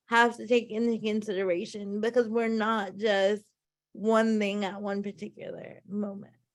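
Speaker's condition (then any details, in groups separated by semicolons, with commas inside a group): Cerebral palsy; spastic type, from birth, cannot walk, withered hands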